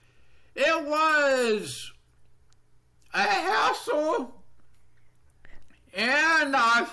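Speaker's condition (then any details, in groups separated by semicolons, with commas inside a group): Deafness, Neurofibromatosis Type 2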